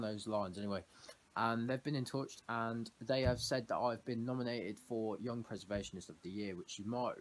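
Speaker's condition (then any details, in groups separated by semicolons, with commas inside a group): No condition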